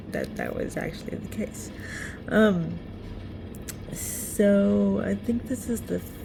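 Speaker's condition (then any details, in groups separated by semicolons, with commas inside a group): Cerebral palsy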